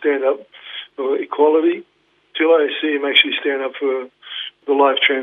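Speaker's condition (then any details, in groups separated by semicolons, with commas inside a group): Parkinson's; diagnosed 2019, led to retirement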